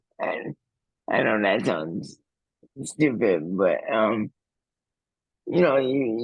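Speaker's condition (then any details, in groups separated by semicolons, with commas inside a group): Cerebral palsy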